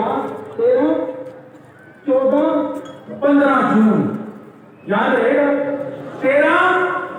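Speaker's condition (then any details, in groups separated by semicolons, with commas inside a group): No condition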